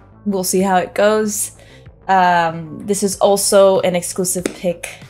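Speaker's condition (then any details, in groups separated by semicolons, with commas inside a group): No condition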